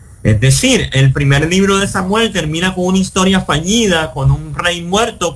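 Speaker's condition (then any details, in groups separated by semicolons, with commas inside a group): Cleft lip and palate; speaks a lot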